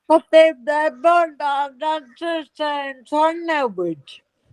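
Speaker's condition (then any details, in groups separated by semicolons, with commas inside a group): Multiple system atrophy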